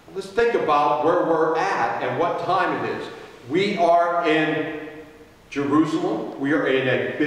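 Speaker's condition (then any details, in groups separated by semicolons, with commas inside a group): No condition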